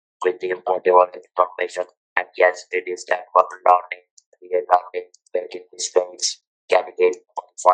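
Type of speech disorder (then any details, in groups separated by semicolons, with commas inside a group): Electrolarynx speech; throat cancer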